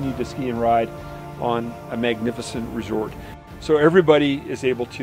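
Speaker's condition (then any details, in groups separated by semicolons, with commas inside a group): No condition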